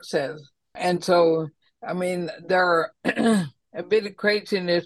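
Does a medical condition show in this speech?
Yes: ALS; neurodegenerative disease affecting the muscles, estimated little over a year to live; slurred speech, still understood by listeners, host says slur not noticeable.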